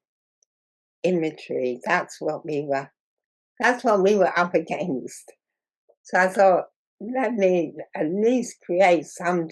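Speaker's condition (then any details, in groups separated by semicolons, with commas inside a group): Muscular dystrophy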